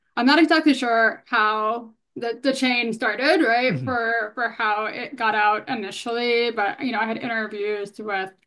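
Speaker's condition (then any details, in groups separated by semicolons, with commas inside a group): Hearing loss; bilateral, noticed about age 5, analog then digital hearing aids, right ear beyond aid benefit, left hearing aid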